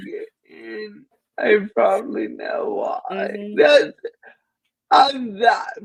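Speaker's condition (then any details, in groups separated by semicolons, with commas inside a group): Cerebral palsy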